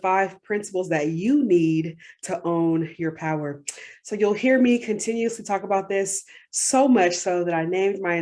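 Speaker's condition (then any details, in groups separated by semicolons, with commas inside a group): No condition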